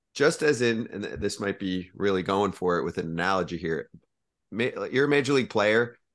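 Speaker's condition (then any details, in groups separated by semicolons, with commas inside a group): No condition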